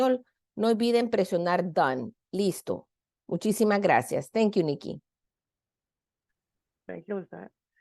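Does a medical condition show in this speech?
No.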